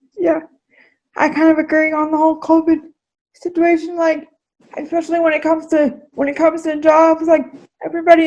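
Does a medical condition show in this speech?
Yes: cerebral palsy, spastic, mild.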